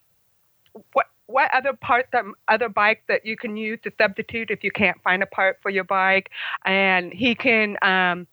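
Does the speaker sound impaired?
Yes: congenital hearing loss; congenital deafness, mother had German measles in pregnancy, about 75% hearing loss.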